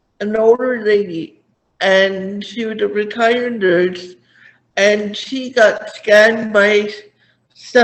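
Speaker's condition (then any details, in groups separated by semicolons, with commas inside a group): Cerebral palsy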